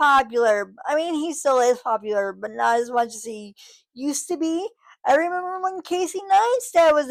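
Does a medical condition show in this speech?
Yes: cerebral palsy, spastic.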